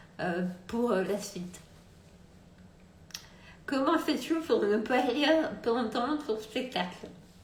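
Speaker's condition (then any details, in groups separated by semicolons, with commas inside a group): Multiple sclerosis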